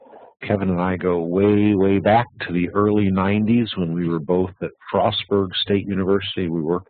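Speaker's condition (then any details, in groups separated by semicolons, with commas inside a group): No condition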